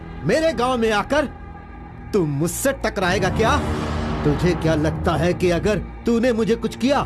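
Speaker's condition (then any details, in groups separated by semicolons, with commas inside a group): No condition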